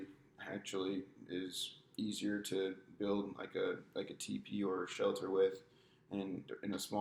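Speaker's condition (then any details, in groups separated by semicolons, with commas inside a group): No condition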